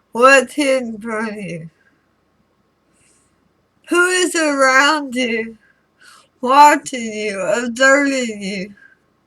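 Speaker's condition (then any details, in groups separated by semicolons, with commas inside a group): Throat cancer radiation damage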